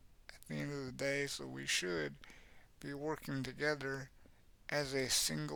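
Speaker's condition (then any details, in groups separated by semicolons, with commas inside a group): Cerebral palsy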